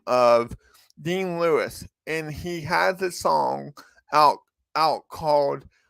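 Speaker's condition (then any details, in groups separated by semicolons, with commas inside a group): Cerebral palsy; from birth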